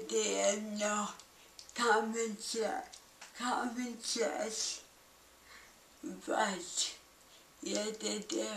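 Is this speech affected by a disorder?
Yes: cerebral palsy.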